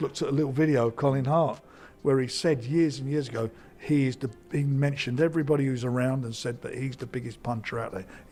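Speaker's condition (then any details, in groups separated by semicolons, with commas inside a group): No condition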